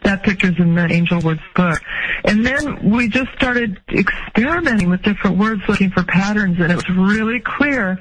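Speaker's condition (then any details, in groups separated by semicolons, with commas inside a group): No condition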